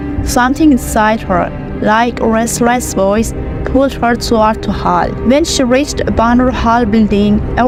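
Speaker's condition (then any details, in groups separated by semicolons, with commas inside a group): No condition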